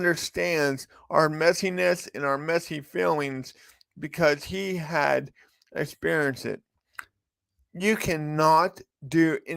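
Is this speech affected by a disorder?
Yes: cerebral palsy; from birth.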